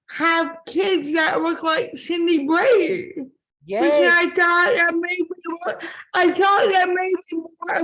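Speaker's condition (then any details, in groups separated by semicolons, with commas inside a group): Cerebral palsy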